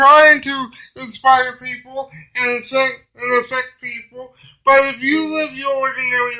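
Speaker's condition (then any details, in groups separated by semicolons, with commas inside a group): Cerebral palsy; brain damage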